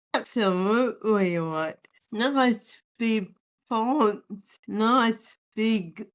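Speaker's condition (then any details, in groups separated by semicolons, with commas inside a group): Athetoid spastic cerebral palsy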